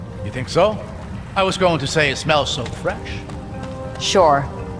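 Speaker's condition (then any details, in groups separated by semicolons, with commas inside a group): No condition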